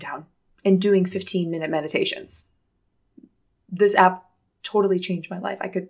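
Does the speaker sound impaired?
No.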